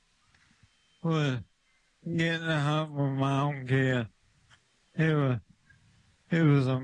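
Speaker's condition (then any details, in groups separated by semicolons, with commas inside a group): ALS; limb onset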